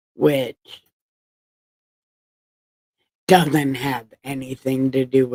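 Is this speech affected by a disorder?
Yes: brain injury; about 10 years after injury.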